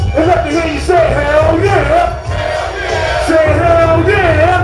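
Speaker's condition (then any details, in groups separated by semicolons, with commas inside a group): No condition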